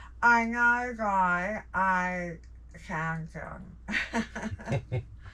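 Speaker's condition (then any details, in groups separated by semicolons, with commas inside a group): Jaw cancer surgery; tracheostomy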